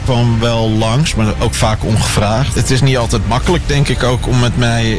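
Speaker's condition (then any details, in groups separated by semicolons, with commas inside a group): No condition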